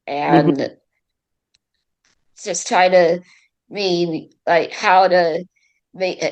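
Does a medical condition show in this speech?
Yes: cerebral palsy; left side affected, throat speech surgery; mild.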